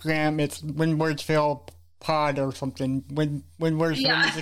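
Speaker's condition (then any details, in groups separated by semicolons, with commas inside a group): Cerebral palsy; congenital, limited mobility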